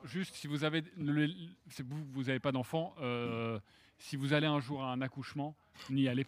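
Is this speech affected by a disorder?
No.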